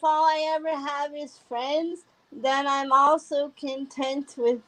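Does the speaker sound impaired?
Yes: cerebral palsy; high muscle tone in lower body.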